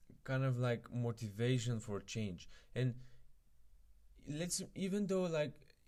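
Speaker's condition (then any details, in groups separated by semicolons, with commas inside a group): No condition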